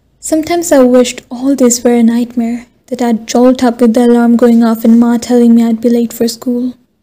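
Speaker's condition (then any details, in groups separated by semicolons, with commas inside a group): No condition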